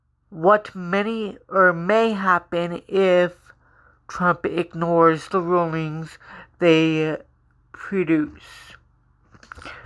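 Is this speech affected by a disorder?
Yes: cerebral palsy.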